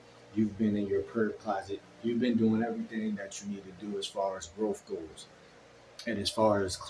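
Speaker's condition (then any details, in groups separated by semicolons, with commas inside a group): No condition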